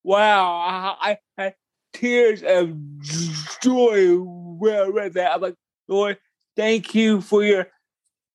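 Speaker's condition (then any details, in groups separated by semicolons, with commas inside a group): Cerebral palsy; cerebral palsy since childhood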